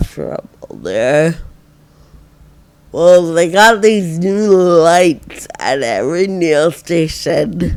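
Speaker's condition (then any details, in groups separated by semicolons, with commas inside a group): Friedreich ataxia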